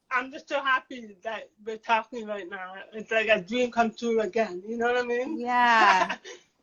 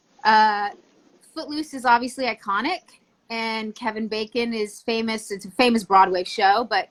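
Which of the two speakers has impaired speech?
The first: cerebral palsy; atypical speech, often not understood.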